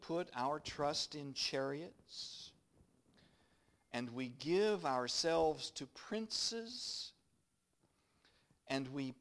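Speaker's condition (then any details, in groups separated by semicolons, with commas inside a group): No condition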